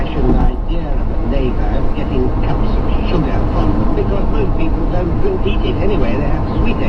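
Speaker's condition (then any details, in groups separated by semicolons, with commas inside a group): No condition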